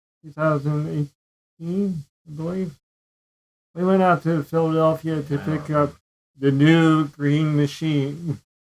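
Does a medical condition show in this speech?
Yes: cerebral palsy; diagnosed at 13 months; predicted never to talk.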